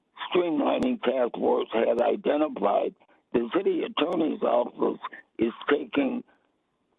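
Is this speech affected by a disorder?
Yes: vocal cord cancer; difficulty speaking.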